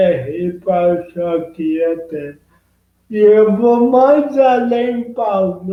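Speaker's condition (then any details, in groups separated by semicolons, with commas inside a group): Cerebral palsy; present from birth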